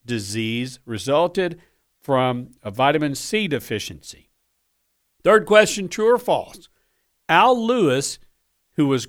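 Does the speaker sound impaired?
No.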